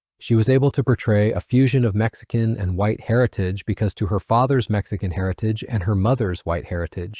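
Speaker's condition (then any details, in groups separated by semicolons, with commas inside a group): No condition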